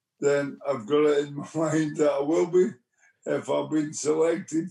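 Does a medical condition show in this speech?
Yes: motor neurone disease; onset with left hand weakness, twitching, arm weakness, speech therapists offered.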